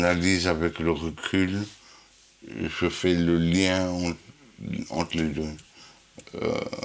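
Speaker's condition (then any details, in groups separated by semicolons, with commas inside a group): Huntington's disease; inherited, 43 repeats; affected several years, age 50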